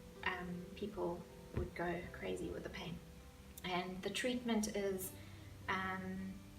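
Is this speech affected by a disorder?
No.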